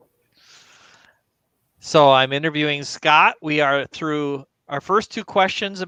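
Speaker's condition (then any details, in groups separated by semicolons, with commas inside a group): No condition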